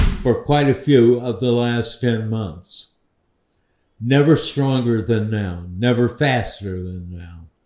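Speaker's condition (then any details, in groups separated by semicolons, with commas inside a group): Parkinson's disease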